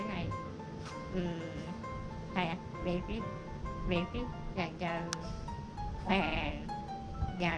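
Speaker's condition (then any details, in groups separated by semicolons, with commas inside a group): Spinal muscular atrophy; special seating chair, oxygen tank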